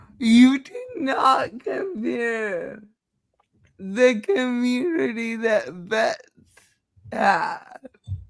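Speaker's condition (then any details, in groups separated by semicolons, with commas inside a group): Cerebral palsy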